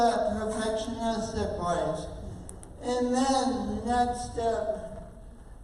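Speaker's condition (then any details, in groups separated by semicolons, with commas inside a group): Oxygen-related condition, speech impairment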